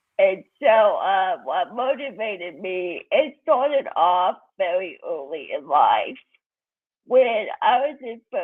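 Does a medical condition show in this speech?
Yes: cerebral palsy.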